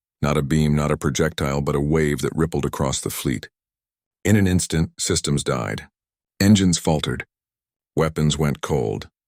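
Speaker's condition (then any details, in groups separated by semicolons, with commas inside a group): No condition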